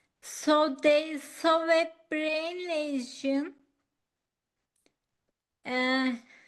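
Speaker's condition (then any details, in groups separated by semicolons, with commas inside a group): Acquired ataxia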